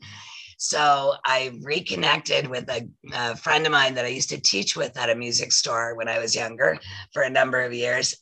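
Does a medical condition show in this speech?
Yes: voice loss after throat polyp; tracheotomy warned possible.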